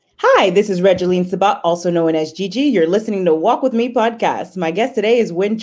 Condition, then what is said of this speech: None; typical speech.